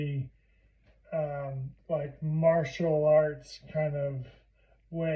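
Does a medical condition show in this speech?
Yes: primary lateral sclerosis.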